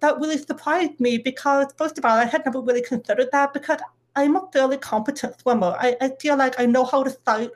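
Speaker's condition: Deafness; uses captioned video calls

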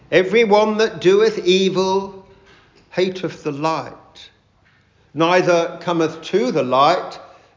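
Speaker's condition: No condition

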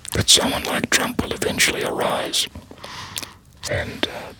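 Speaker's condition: Laryngectomy, voice prosthesis

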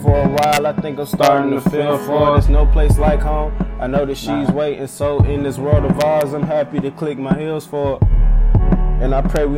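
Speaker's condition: No condition

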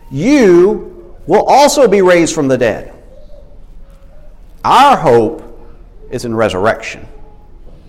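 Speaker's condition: No condition

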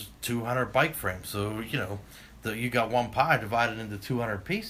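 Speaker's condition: No condition

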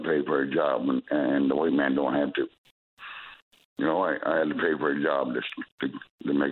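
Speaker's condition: Stroke; two strokes

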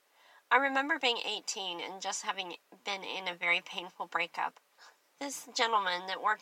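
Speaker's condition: Cleft lip and palate; clear speech

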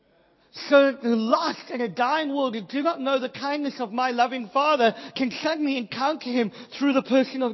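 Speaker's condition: Cleft palate, Pierre Robin syndrome; congenital cleft palate

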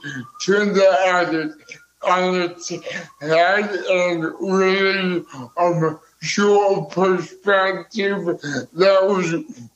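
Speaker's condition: Cerebral palsy; can walk but uses a wheelchair most of the time

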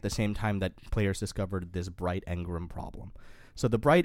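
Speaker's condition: No condition

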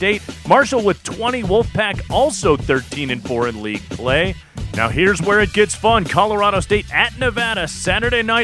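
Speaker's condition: No condition

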